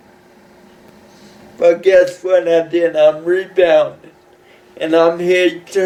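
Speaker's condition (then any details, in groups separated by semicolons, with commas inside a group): Cerebral palsy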